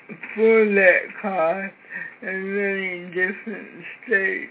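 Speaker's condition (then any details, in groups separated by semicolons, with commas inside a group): Cerebral palsy; severe cerebral palsy from birth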